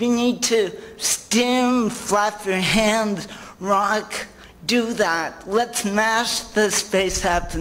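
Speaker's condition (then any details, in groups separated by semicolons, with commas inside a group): Cerebral palsy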